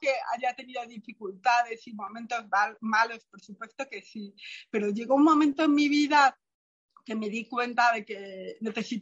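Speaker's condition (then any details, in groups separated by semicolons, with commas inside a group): Profound bilateral hearing loss, post-meningitis profound bilateral sensorineural hearing loss; cochlear implant at 30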